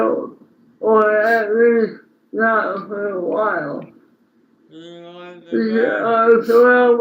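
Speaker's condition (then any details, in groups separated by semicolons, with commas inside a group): Speech impairment after birth surgery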